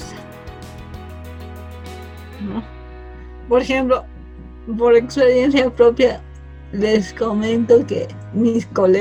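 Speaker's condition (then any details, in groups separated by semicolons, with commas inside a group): Cerebral palsy from birth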